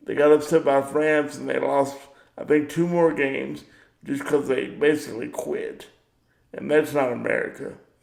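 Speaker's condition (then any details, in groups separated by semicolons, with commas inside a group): Cerebral palsy; power wheelchair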